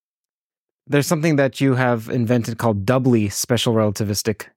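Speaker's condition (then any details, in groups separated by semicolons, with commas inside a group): No condition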